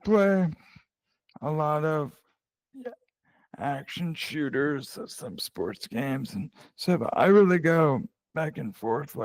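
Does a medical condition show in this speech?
Yes: cerebral palsy.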